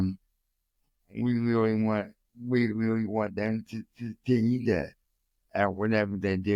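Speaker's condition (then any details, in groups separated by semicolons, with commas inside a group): Cerebral palsy; from birth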